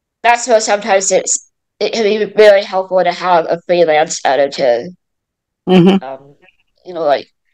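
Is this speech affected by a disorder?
Yes: mild cerebral palsy; mild cerebral palsy, throat speech surgery.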